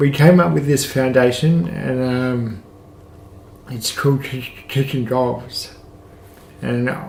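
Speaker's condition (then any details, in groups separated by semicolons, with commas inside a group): Cerebral palsy, mild; right side, balance and coordination affected; speech affected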